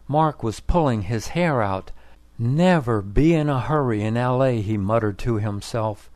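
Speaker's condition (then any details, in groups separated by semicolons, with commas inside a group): No condition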